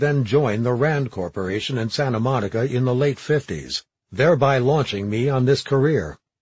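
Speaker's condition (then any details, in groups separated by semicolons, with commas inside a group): No condition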